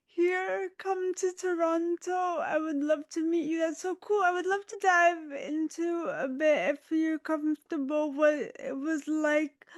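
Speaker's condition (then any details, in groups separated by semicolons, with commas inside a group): Dystonia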